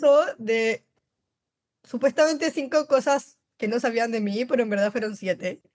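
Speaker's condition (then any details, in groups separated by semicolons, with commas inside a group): Down syndrome; congenital, since birth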